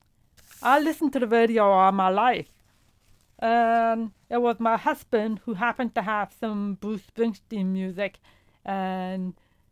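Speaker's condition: Profound deafness; feedback over hearing aids

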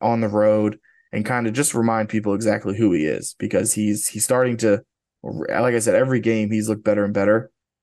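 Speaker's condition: No condition

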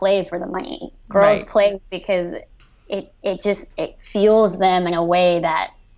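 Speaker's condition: Cleft lip and palate, severe

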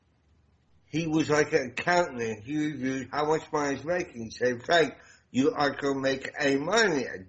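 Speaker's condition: Damaged voice box; limits meeting people

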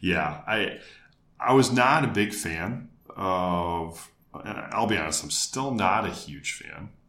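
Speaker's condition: No condition

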